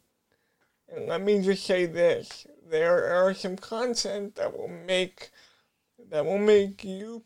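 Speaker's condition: Cerebral palsy; brain disorder, brain injury

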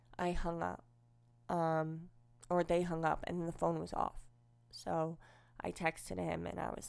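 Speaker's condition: Cleft lip and palate, unilateral; congenital

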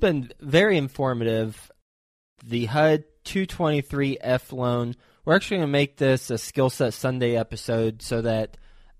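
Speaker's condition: No condition

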